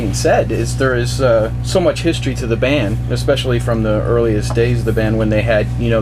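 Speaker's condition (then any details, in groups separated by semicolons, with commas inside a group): No condition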